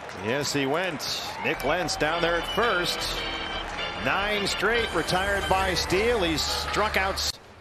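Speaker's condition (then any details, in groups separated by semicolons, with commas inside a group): No condition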